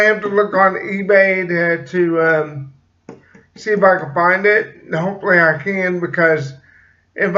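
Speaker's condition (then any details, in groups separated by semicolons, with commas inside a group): Cerebral palsy; slight speech impediment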